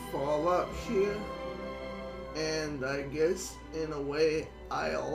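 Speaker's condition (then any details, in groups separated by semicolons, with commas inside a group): Cerebral palsy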